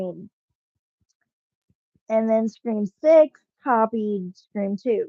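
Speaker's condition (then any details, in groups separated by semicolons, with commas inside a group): Cerebral palsy, spastic; from birth, muscle spasms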